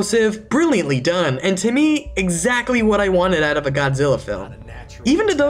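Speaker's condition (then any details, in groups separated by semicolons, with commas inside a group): No condition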